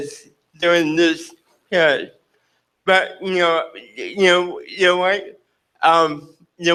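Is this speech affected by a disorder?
Yes: cerebral palsy.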